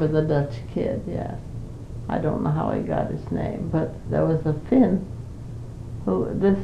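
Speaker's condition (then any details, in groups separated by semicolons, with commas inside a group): Parkinson's disease; Parkinson's for 5 years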